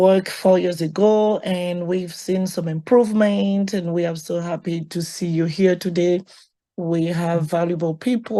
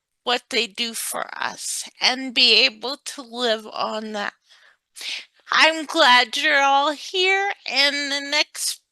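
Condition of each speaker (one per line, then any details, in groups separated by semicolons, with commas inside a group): No condition
Cerebral palsy; present from birth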